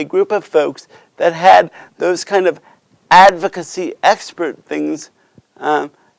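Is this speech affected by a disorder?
Yes: cerebral palsy.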